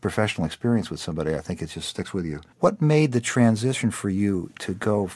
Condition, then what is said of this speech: None; typical speech.